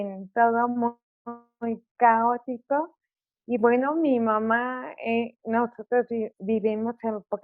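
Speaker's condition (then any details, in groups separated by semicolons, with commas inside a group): Cerebral palsy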